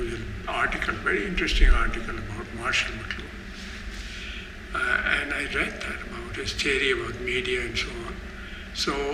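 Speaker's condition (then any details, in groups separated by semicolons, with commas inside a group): No condition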